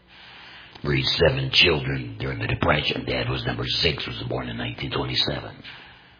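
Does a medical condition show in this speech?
Yes: total laryngectomy; complete laryngectomy for larynx cancer, voice prosthesis; speaks through voice prosthesis, may cough while speaking, microphone setup worked out for him; unusual tone of voice, may sound painful to listeners, understandable with careful listening.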